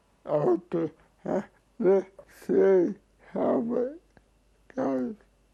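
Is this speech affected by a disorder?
Yes: cerebral palsy; since birth.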